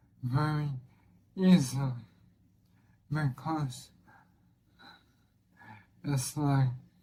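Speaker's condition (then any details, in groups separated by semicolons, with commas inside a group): ALS; throat muscles affected; voice-change onset, diagnosed a year later, eye-tracking communication, progressing; weak labored slurred voice, breathless in long talks, swallowing at risk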